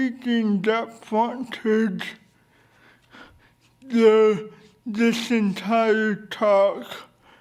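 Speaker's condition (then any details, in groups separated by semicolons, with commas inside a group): Cerebral palsy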